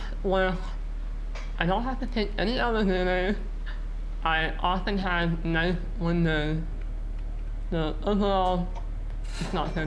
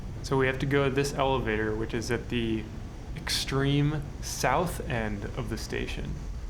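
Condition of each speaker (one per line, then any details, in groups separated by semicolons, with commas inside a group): Muscular dystrophy
No condition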